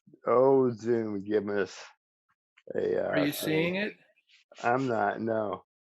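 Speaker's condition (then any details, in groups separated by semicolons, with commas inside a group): ALS; speech still preserved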